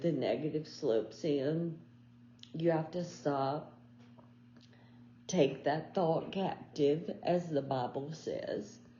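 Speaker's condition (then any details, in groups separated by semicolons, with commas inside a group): ALS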